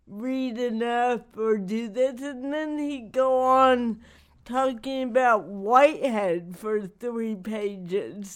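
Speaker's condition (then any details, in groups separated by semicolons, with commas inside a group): Cerebral palsy; not degenerative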